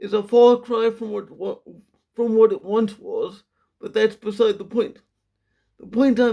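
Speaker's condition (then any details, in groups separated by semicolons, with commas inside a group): Quadriplegic cerebral palsy, severe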